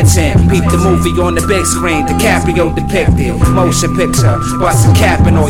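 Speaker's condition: No condition

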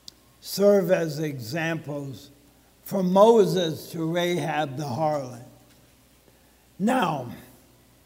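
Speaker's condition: ALS (Lou Gehrig's disease); soft voice

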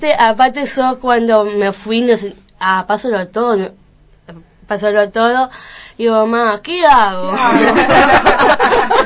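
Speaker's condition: Down syndrome; adult aged 32

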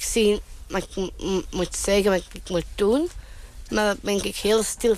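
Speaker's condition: Down syndrome; sometimes has to call out, occasional voice strain from calling out

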